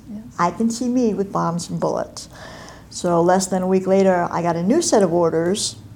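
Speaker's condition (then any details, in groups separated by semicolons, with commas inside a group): Cleft palate and cleft lip; facial reconstruction at Lackland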